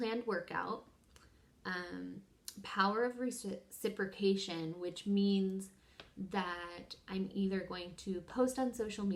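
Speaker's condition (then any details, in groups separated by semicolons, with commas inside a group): No condition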